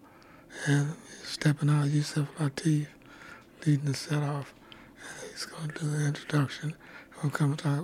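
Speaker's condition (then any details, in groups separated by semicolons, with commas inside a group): Dysphonia; dysphonia most of adult life, big hole in throat; voice gets quieter the more spoken, voice drops off, hard to hear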